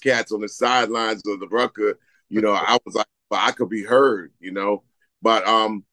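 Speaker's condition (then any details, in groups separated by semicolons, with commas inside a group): No condition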